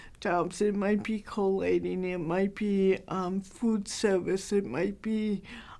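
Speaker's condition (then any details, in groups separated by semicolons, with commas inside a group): Cerebral palsy, mild; hard to understand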